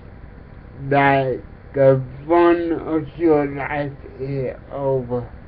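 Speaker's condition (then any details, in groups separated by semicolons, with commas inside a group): Cerebral palsy; affects speech, talks differently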